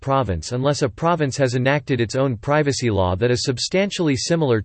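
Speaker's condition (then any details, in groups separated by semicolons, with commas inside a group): No condition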